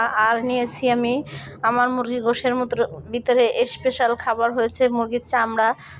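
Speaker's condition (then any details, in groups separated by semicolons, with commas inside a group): No condition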